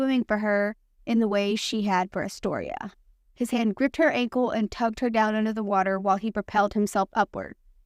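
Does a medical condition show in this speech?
No.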